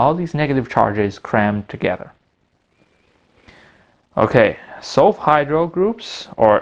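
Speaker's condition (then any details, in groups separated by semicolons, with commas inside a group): No condition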